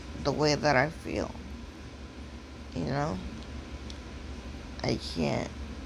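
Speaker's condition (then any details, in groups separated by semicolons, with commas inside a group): Cerebral palsy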